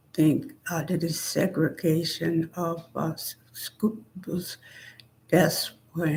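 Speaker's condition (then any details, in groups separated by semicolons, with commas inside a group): Spinal neurosarcoidosis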